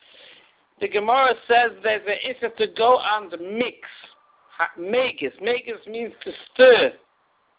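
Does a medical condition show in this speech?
No.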